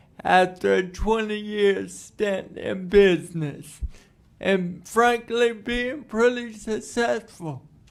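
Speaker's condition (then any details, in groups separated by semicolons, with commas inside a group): Cerebral palsy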